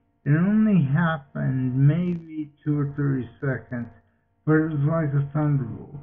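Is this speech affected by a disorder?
Yes: multiple sclerosis; 20 years after diagnosis.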